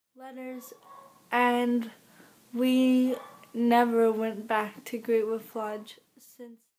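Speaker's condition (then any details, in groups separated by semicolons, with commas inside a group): Cerebral palsy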